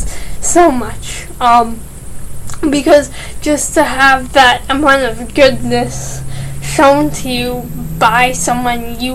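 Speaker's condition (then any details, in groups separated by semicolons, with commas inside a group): Cerebral palsy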